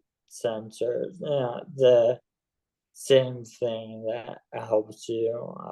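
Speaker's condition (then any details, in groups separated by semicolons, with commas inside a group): ALS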